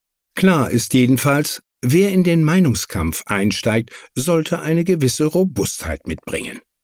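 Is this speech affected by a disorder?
No.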